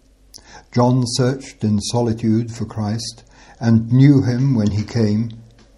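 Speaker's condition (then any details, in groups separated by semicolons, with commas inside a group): No condition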